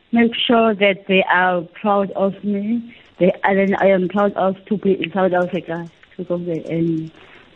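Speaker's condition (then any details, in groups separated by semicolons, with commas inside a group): Cerebral palsy; from birth, affects movement and speech; listeners sometimes do not understand, speaks slowly, checks listeners hear clearly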